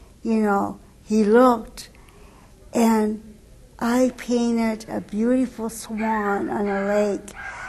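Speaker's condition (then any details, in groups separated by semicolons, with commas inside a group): Cerebral palsy; wheelchair user; uses wheelchair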